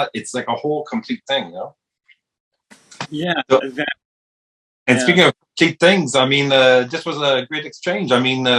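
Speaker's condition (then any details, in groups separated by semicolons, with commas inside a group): No condition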